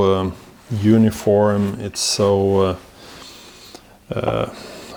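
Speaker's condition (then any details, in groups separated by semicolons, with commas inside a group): No condition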